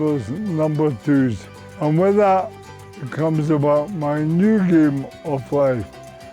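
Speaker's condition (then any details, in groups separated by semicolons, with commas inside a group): Motor neurone disease; terminal, whole body affected, muscle wastage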